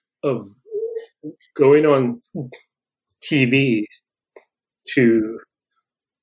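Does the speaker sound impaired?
Yes: stuttering; lifelong, persisting into adulthood, long kept unspoken, now openly accepted; still stutters; here blocks.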